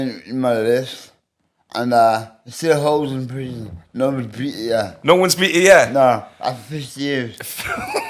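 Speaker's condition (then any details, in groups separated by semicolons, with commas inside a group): Medication-induced speech impediment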